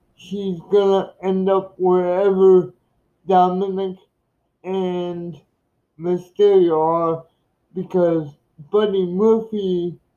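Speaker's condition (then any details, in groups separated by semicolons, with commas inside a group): Cerebral palsy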